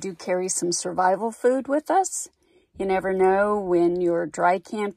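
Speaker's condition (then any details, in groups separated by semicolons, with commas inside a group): No condition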